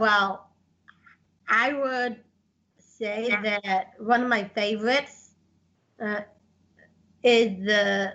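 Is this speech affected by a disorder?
Yes: Down syndrome; congenital, significant congenital heart condition.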